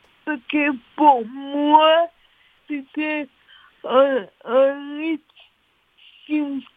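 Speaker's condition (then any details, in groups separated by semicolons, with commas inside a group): Cerebral palsy; speech affected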